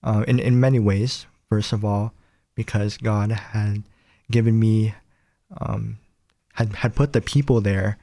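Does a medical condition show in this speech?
Yes: cleft palate; nose and lip.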